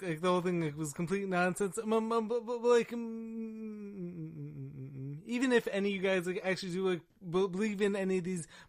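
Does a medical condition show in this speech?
Yes: stammering and stuttering; acquired, neurological damage from severe pneumonia, 21 antibiotics, steroids, intubation, ventilator, induced coma, stutter began later; minimal editing leaves speech issues on display; here repeated sounds.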